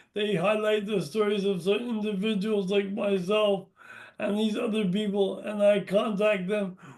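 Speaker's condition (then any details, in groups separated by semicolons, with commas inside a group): Brain injury; once one word per breath, improved, still impaired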